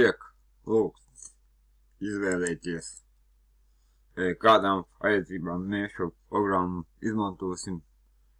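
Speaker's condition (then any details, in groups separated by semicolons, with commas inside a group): Cerebral palsy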